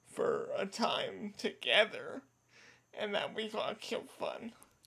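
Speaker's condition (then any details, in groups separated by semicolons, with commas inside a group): Cerebral palsy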